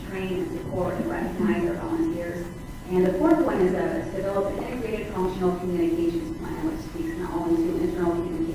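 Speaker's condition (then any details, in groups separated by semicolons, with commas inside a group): No condition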